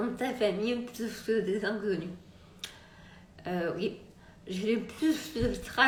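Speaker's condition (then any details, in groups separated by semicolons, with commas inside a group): Multiple sclerosis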